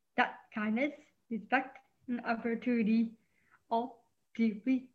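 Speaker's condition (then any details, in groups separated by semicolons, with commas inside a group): Down syndrome; congenital, stutter; brought out by anxiety, learned to control stutter for public speaking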